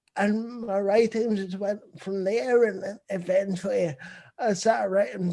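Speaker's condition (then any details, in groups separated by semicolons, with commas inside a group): Cerebral palsy; visible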